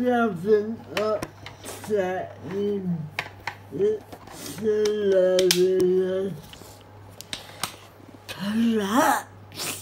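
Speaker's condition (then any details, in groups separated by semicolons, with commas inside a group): Cerebral palsy; spastic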